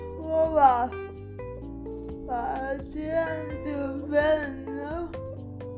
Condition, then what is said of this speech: Cerebral palsy. Sendo assim, todas as suas falas encontram-se na descrição do nosso podcast, caso você queira acompanhar, ok?